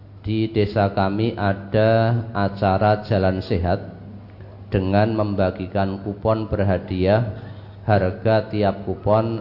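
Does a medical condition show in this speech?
No.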